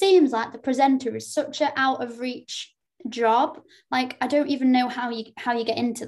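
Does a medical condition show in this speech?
No.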